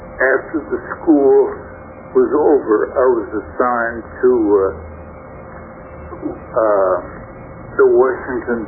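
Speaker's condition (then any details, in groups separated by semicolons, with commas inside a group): Stroke affecting throat muscles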